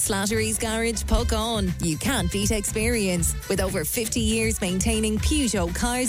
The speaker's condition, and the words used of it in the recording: None; typical speech.